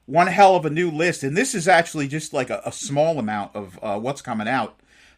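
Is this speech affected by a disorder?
No.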